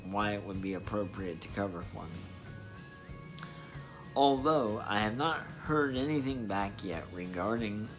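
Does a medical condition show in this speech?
Yes: spastic diplegia cerebral palsy.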